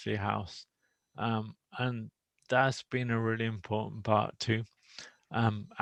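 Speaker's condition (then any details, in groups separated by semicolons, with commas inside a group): Motor neuron disease; hands weak, head-worn pointer, voice recognition; about 18 months since diagnosis, no longer walking; speech a little slow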